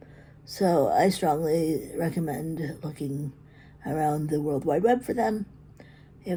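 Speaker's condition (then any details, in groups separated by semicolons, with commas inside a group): Cerebral palsy; predominantly physical; articulate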